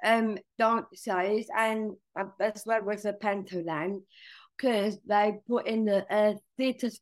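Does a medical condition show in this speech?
Yes: Down syndrome; from birth, major heart surgery at 5 months old.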